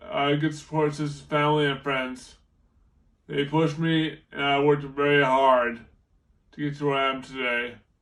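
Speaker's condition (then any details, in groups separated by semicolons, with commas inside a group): Brain injury; dysarthria, relearned how to talk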